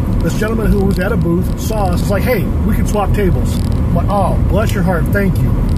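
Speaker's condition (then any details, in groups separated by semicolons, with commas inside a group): No condition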